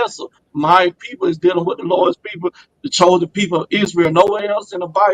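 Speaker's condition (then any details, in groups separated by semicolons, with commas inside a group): No condition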